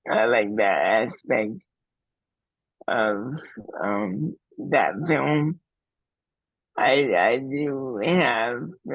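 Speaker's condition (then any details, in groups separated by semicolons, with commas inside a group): Cerebral palsy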